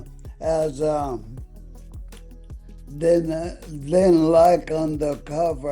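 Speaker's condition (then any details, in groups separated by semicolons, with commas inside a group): ALS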